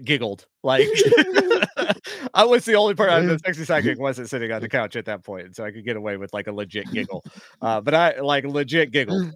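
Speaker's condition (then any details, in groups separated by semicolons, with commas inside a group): No condition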